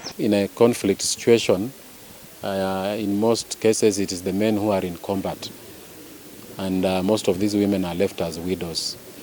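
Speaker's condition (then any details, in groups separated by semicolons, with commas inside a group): No condition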